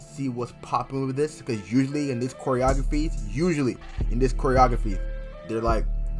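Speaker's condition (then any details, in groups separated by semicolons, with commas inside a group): No condition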